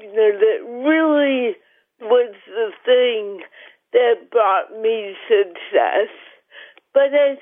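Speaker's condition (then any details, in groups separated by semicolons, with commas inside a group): Cerebral palsy; mild; joins by phone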